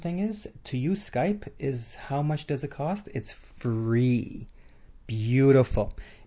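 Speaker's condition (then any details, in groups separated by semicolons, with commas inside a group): Stuttering; lifelong stuttering; needs a bit more time to speak; prolonged sounds, blocks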